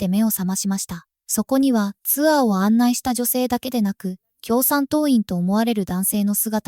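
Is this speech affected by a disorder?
No.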